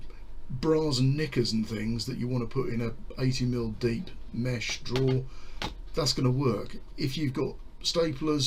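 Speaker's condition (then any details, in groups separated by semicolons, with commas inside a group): No condition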